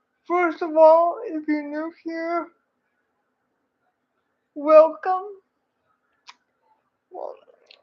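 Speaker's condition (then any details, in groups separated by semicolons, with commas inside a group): Cerebral palsy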